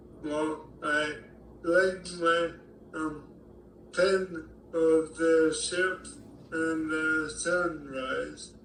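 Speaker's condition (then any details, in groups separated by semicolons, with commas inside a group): ALS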